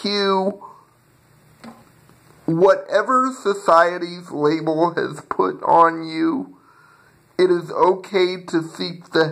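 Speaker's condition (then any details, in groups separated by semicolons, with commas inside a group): Cerebral palsy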